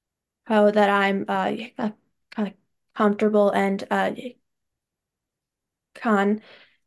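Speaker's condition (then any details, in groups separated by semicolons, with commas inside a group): Stuttering; childhood onset, father and brother stutter, coexisting hearing loss unrelated to stuttering, speech therapy from kindergarten; blocks often silent, mistaken for technical problems on video calls, keeps camera on; prolonged sounds, blocks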